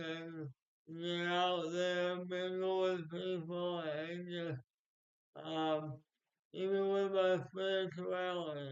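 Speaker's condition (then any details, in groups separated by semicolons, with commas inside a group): Speech impairment after birth surgery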